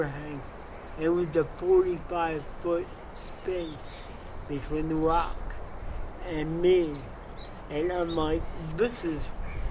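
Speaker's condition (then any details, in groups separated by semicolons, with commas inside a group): Cerebral palsy; from birth, wheelchair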